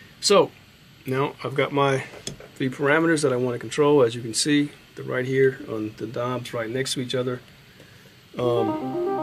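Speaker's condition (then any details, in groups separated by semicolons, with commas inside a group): No condition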